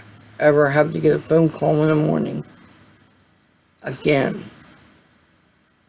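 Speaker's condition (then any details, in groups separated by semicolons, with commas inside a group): Cerebral palsy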